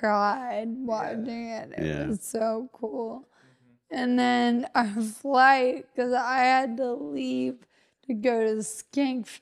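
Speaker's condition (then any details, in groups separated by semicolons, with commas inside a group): Friedreich's ataxia; wheelchair user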